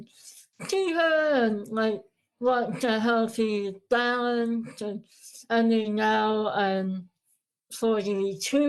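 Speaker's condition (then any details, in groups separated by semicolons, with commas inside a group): Moebius syndrome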